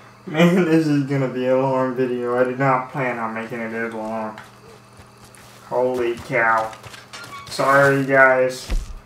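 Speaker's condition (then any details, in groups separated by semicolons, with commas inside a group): Cerebral palsy, mild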